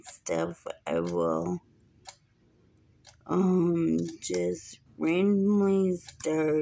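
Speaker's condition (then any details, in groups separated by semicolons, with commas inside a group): Muscular dystrophy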